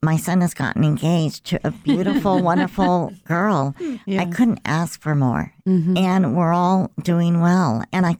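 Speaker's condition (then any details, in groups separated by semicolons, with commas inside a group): Cleft lip and palate; about 50-some years ago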